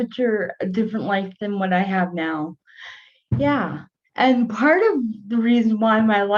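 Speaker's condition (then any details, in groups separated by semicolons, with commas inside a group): Cerebral palsy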